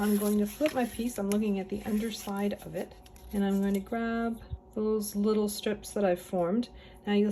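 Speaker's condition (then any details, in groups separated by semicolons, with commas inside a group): No condition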